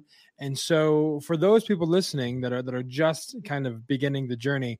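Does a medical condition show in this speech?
No.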